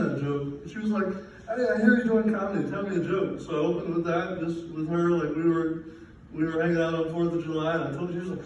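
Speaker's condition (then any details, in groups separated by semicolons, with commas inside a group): Cerebral palsy; present from birth, uses scooter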